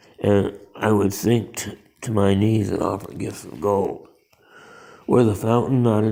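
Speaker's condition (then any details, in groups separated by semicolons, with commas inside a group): Parkinson's disease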